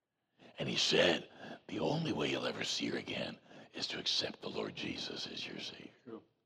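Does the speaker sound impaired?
Yes: voice box removal needed; voice box removal advised, saw doctor for more details.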